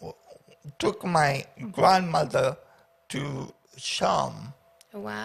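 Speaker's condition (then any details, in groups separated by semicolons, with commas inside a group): Paraplegia with essential tremor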